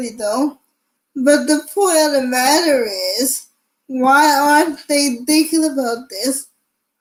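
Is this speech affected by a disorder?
Yes: cerebral palsy.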